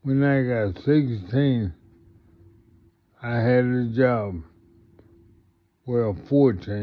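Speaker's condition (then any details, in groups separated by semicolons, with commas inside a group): Multiple sclerosis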